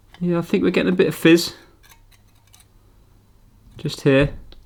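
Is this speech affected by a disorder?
No.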